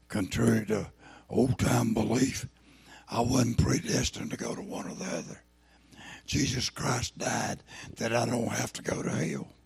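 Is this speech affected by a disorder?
Yes: throat cancer, lost vocal cord.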